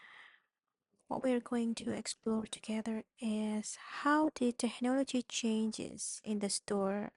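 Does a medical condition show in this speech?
No.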